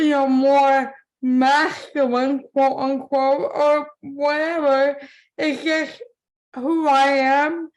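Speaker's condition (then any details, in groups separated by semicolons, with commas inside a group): Cerebral palsy; from birth; impaired speech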